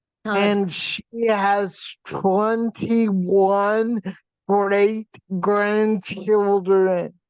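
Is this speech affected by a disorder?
Yes: facial paralysis from hydrocephalus.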